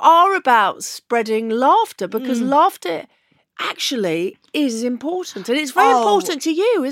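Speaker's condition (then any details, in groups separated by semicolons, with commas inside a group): No condition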